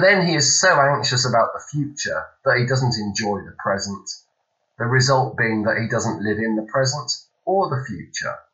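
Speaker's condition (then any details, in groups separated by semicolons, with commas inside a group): No condition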